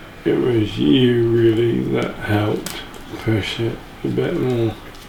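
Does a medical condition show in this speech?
Yes: motor neurone disease; diagnosed about six months ago, uses breathing apparatus.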